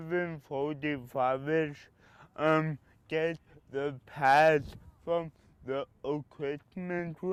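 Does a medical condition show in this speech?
Yes: cerebral palsy; speech impediment.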